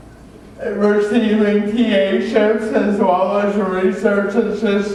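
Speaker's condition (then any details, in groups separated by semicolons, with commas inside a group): Cerebral palsy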